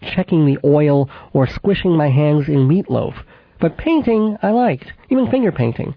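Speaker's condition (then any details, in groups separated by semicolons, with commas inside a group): Cleft palate with lisp, cleft lip and palate, mild; therapy with Mrs. Adler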